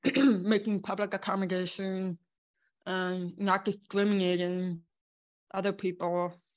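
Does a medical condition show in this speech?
Yes: born deaf; congenital deafness.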